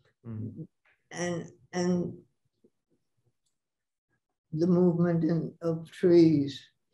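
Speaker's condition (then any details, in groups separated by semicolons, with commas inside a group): Parkinson's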